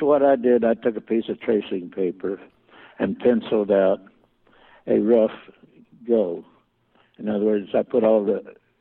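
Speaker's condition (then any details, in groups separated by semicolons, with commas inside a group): Parkinson's; slowly progressive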